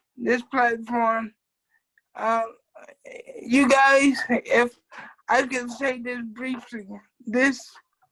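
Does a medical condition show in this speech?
Yes: cerebral palsy.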